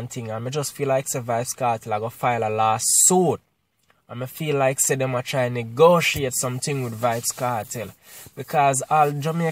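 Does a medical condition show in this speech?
No.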